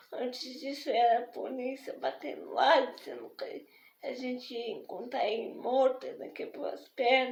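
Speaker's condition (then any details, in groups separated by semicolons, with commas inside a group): Spastic diplegic cerebral palsy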